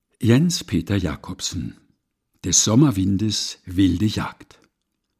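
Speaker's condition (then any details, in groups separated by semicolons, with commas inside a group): No condition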